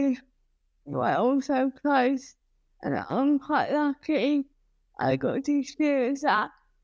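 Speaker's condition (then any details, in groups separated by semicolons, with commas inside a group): Cerebral palsy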